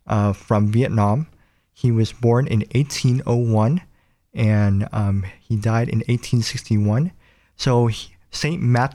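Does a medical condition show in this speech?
Yes: cleft palate; nose and lip.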